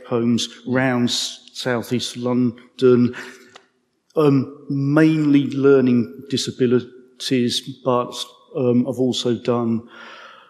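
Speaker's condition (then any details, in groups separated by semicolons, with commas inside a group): Stammer; man aged 55; stammer audible in speech; repeated sounds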